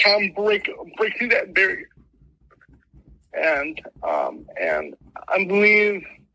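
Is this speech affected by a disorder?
Yes: mild cerebral palsy; speech impediment.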